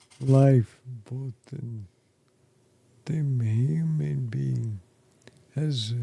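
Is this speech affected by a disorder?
Yes: ALS; affects chest and throat.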